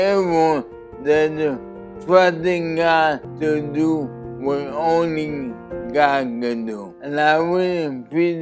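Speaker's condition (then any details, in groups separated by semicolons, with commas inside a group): ALS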